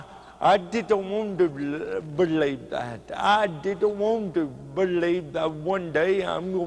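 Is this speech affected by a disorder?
Yes: cerebral palsy; speech hard to understand.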